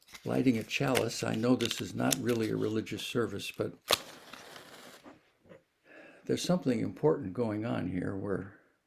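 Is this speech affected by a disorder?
No.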